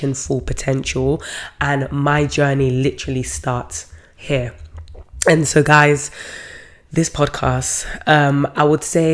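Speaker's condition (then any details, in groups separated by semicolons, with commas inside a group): No condition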